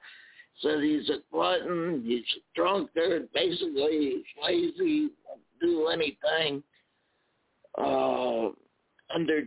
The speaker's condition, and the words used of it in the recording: Spasmodic dysphonia. I just recently had some Botox injections into my vocal cords.